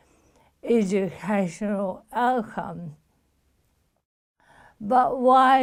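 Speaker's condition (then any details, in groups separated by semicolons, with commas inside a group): Motor neuron disease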